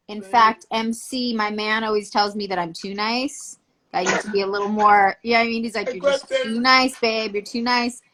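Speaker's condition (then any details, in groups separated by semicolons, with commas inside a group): No condition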